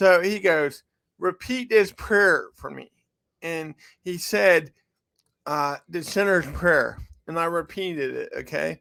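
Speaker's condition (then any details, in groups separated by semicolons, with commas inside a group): Cerebral palsy; from birth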